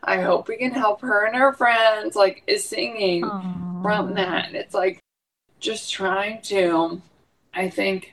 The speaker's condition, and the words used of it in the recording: ALS (motor neuron disease). My mother-in-law is grabbing my voice amplifier.